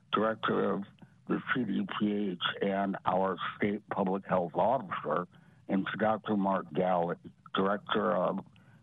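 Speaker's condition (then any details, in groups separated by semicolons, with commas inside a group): Parotid gland removal; recurring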